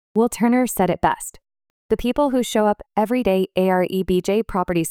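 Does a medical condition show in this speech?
No.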